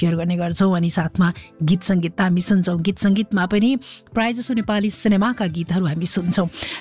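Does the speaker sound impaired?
No.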